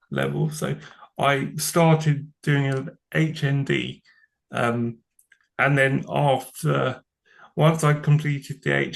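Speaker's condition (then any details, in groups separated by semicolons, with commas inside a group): Cerebral palsy; from birth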